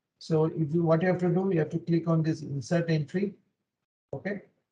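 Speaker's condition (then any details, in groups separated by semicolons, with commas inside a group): No condition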